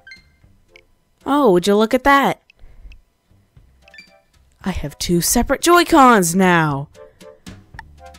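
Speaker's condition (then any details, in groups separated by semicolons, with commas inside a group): No condition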